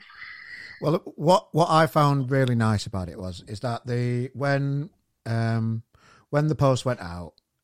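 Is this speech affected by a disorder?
No.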